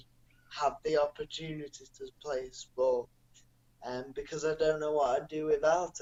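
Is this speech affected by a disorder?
Yes: cerebral palsy; non-progressive.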